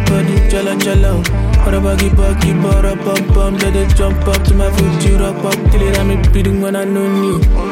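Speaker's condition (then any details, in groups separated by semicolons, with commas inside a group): No condition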